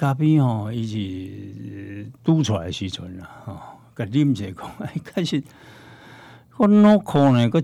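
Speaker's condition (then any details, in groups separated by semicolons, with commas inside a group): No condition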